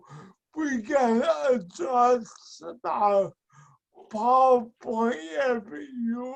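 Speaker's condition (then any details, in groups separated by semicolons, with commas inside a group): Speech and mobility impairment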